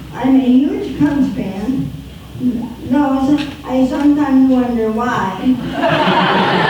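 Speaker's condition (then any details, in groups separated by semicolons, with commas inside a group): Spastic quadriplegic cerebral palsy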